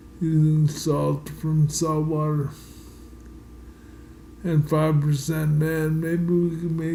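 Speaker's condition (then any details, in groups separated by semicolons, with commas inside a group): Multiple sclerosis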